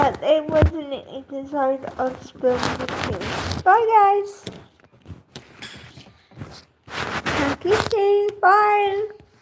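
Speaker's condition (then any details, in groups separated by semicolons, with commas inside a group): Cerebral palsy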